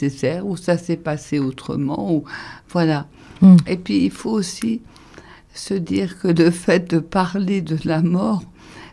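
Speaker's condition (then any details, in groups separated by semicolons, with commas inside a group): ALS (Charcot's disease); breathing difficulties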